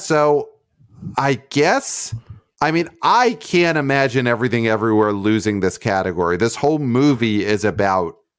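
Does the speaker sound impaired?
No.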